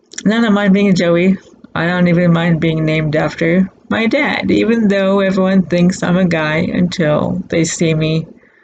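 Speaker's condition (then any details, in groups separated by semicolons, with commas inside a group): Cerebral palsy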